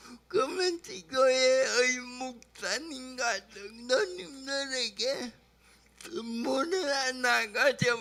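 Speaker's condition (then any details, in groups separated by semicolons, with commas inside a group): Brain lesion disability grade 1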